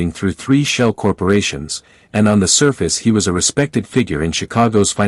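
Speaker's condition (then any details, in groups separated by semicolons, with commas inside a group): No condition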